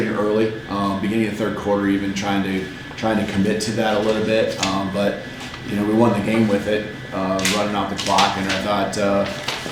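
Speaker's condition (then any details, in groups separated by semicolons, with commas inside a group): No condition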